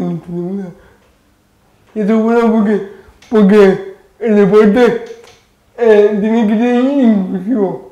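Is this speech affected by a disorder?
Yes: cerebral palsy; spasticity, involuntary movements.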